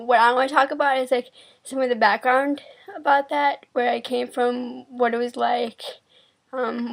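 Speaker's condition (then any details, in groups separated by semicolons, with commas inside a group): Cerebral palsy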